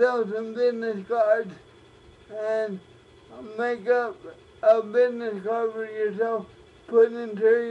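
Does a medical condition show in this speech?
Yes: cerebral palsy, spastic, mild.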